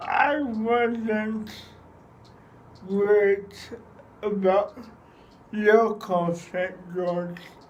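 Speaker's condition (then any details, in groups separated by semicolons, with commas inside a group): Cerebral palsy; atypical speech, adjusts speech for intelligibility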